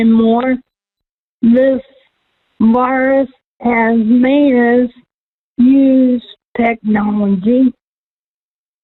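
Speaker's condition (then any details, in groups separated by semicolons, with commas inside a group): Cerebral palsy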